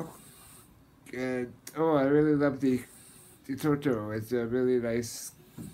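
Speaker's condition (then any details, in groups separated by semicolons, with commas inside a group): Muscular dystrophy, Duchenne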